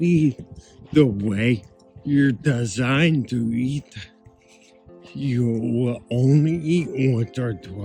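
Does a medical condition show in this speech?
Yes: ataxia.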